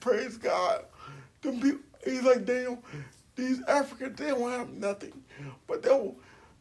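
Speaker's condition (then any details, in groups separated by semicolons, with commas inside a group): Cerebral palsy; uses wheelchair, age 42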